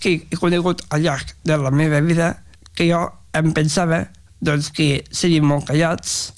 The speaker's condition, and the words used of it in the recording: Down syndrome. Simplement que és una diferència de més, que jo no tinc per què expressar-me de la mateixa manera que els altres.